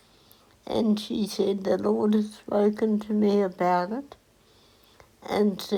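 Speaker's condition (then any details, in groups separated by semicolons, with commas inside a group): Cerebral palsy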